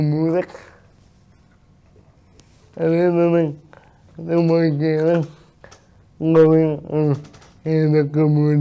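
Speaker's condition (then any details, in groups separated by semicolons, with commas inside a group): Cerebral palsy; present since birth; difficulty speaking, sometimes not understood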